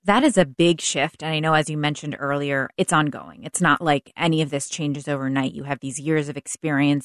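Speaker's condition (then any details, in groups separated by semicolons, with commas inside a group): No condition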